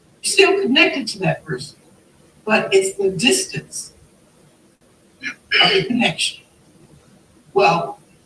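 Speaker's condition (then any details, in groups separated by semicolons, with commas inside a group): No condition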